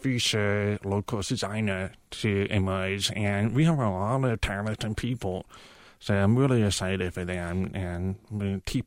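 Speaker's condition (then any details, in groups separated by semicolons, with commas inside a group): Profound deafness; cochlear implants received at age 18, interpreter used on Project Runway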